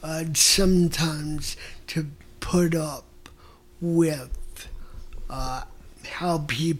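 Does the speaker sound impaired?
Yes: mild cerebral palsy; mild cerebral palsy from birth, non-progressive, mostly right side, 99 days in NICU, stiffens in cold; unconsciously spits when talking, slightly higher-pitched than typical male voice, voice reveals disorder, mistaken for drunk.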